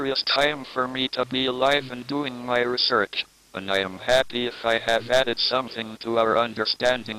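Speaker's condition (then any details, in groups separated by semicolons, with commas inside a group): MND, speech-generating device; tracheostomy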